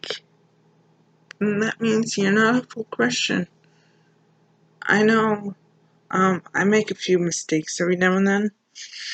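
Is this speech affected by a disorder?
Yes: cerebral palsy.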